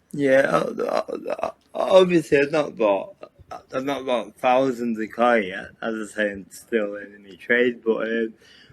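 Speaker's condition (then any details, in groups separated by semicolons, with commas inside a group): Cerebral palsy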